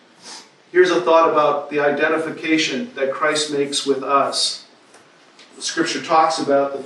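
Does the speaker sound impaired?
No.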